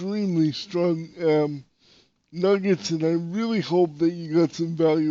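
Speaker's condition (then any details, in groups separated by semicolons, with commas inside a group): Cerebral palsy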